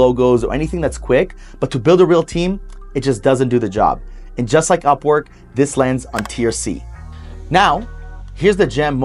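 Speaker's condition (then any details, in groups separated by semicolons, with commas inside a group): No condition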